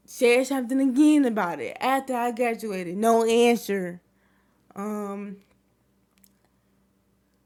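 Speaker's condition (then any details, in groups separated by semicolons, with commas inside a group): Cerebral palsy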